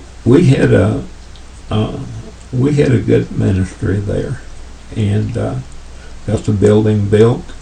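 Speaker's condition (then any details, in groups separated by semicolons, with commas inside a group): Parkinson's; tremors as early symptom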